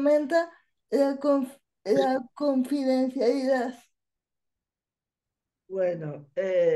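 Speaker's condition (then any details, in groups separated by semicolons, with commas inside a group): Cerebral palsy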